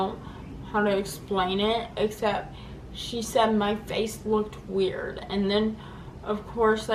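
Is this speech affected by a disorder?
Yes: cerebral palsy; diagnosed in infancy.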